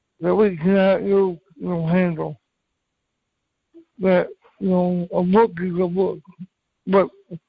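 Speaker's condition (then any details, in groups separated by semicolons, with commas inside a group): Cerebral palsy; from birth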